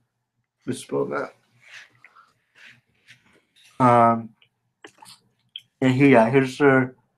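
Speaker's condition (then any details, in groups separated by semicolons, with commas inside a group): Spastic quadriplegia cerebral palsy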